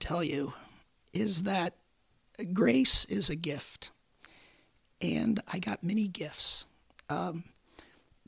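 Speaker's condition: Repeated vocal cord surgery; few weeks after 19th vocal cord surgery at University of Michigan

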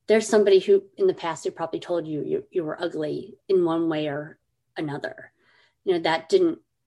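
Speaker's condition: Cleft lip and palate; congenital

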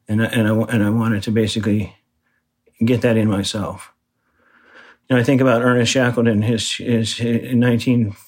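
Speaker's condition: Parkinson's disease; right-side weakness at onset, heavy weightlifting slows progression

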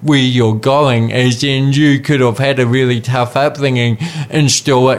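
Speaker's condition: Cerebral palsy; parents told lifelong dependence

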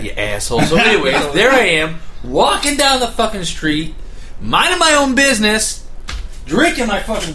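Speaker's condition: No condition

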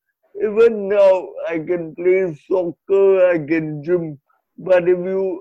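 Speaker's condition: Cerebral palsy; from birth, breech delivery, ordered c-section not done, head stuck about 90 seconds, given 24 hours to live; hyperreactive body when nervous on stage, strong shaking, spasms, abnormal breathing, fear of public speaking

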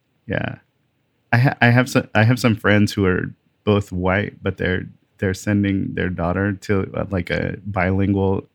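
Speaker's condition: No condition

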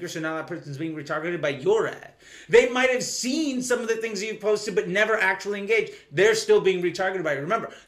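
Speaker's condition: No condition

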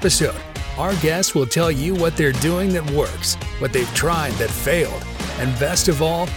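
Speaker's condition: No condition

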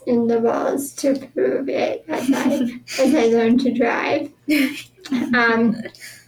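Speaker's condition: Spinal muscular atrophy; genetic progressive neuromuscular disease

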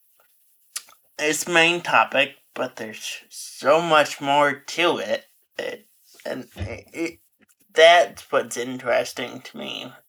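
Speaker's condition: Friedreich's ataxia; clinical trial participant, rapid physical decline after diagnosis

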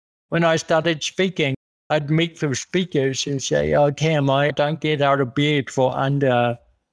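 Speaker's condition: Cerebral palsy; congenital

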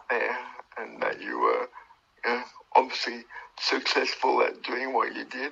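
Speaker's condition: Cerebral palsy; considerable motor function difficulty

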